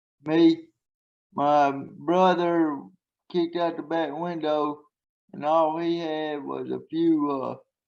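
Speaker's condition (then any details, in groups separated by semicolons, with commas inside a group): Traumatic brain injury; car accident at age 7, head surgery, left side affected; since car accident at age 7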